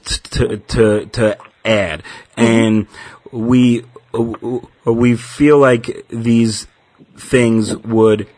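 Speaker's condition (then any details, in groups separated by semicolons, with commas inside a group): Stuttering; stuttering since childhood; anticipatory worry about stuttering, sometimes months ahead; repeated sounds, repeated words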